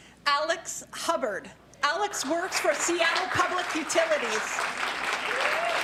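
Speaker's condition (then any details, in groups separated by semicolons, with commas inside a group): No condition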